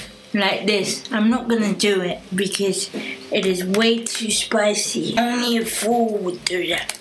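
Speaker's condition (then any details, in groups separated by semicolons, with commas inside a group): Cerebral palsy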